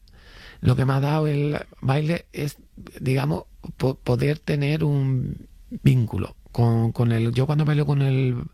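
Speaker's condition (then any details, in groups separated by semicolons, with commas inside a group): Stuttering; stuttering since childhood; mild; a little stuttering, self-described; repeated sounds, repeated words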